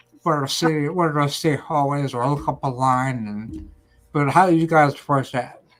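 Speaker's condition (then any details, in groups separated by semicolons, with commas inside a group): Ataxia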